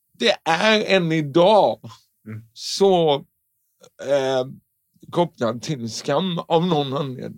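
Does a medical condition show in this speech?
Yes: cerebral palsy; tongue fully stiff in childhood, shorter tight muscles, crooked hip, left leg turns inward; self-described speech defect still present, sounds not quite like others; childhood speech therapy to train speech, tense tongue, all s-sounds through nose as child.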